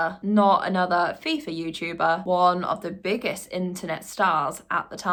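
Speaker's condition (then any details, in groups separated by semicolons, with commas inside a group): No condition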